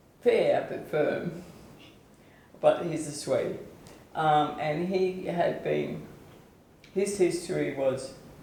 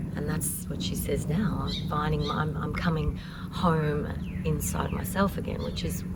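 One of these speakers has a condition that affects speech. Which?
The first: ALS/MND; onset foot drop, later tongue and speech involvement; progressive paralysis, prior immunoglobulin therapy, deterioration continuing; tongue symptoms about a year, speech now affected.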